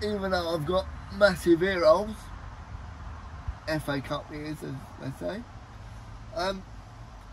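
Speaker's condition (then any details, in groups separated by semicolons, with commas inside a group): Cerebral palsy; quadriplegia, use of one hand, wheelchair user; unusual voice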